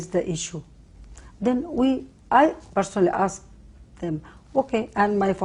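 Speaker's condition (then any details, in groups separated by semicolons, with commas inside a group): No condition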